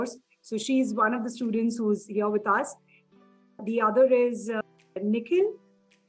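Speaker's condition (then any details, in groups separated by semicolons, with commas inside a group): No condition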